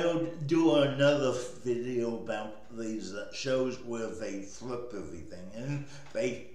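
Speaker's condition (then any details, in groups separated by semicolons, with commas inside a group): Cerebral palsy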